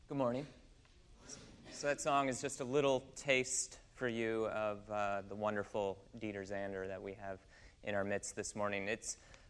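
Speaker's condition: No condition

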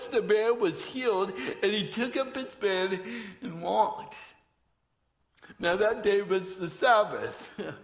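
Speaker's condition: Torsion dystonia; vocal cords twist with torso, voice cannot be controlled, altered speech

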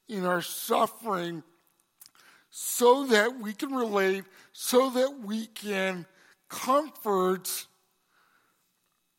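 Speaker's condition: Cerebral palsy; congenital

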